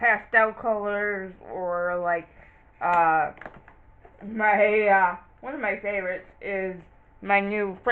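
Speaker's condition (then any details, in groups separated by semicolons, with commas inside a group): Cerebral palsy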